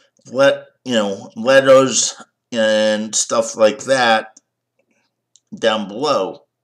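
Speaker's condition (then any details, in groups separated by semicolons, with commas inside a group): Cerebral palsy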